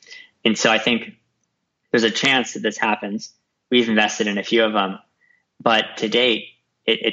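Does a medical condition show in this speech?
No.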